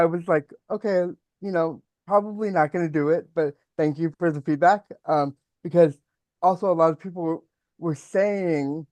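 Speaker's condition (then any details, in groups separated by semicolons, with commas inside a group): Cerebral palsy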